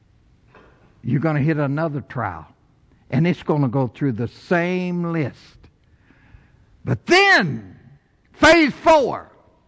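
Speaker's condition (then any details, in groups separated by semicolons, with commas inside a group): No condition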